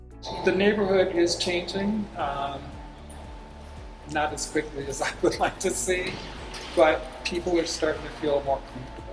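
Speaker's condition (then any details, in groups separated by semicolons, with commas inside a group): No condition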